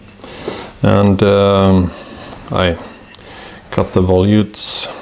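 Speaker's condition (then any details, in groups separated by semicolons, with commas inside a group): No condition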